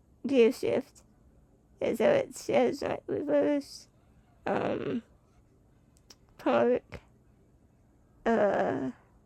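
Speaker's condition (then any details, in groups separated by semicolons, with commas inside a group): Spinal muscular atrophy type 2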